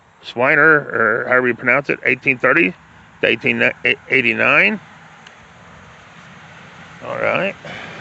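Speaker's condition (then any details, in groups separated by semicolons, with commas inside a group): No condition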